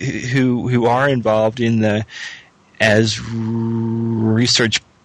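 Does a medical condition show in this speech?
Yes: stuttering; person who stutters, most anxiety tied to stuttering; stuttered openly rather than hiding in past phone-heavy job, talked openly about stuttering; here blocks.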